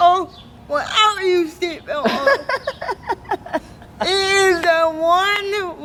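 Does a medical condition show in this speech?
Yes: cerebral palsy.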